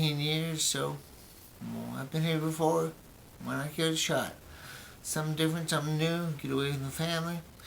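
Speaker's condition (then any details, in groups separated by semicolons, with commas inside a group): Brain injury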